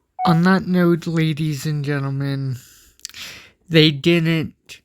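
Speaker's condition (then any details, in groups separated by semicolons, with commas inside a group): Cerebral palsy; from birth, walks with walker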